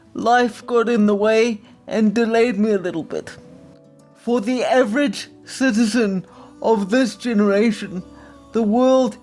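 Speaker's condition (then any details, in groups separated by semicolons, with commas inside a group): Quadriplegic cerebral palsy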